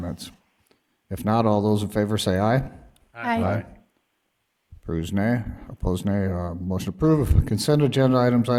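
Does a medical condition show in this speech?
No.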